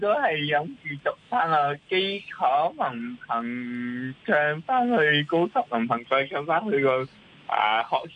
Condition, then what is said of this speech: Cerebral palsy. 因为我手部同手部肌肉等等嘅控制有少少唔系太灵活啊，好似要一夹嘅，同埋口部嘅肌肉嗰度都會影響